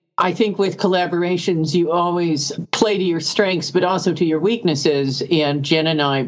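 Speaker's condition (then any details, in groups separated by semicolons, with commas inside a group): No condition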